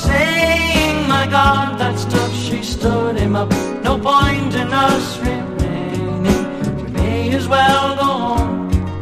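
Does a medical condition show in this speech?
No.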